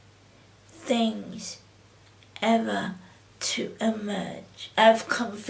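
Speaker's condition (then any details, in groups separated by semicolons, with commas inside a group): Cerebral palsy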